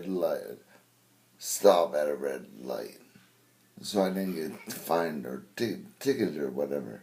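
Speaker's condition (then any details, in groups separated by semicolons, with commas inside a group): Brain injury; car accident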